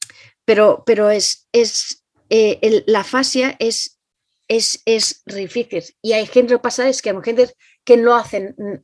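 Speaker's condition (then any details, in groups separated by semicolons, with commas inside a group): Aphasia after stroke; aphasia caused by stroke, hearing intact; about two to three years since stroke; cannot speak well, compares self to tourist at home, cannot write, reading affected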